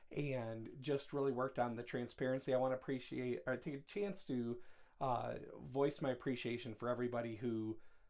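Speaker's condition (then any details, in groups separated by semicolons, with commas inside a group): No condition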